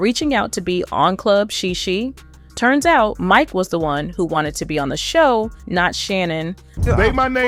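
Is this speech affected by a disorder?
No.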